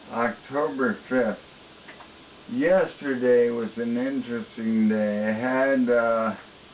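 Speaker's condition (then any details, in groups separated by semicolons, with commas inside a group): ALS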